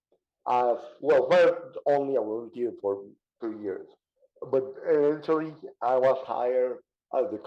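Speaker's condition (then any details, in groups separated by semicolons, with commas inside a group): Cerebral palsy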